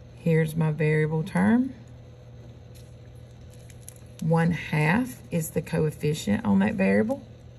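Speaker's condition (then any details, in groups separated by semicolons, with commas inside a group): No condition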